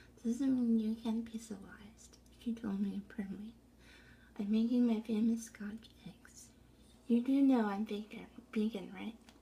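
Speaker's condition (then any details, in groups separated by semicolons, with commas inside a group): Essential tremor; brain implant for tremor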